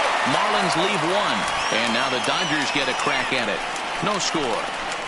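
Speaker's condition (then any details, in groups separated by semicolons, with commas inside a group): No condition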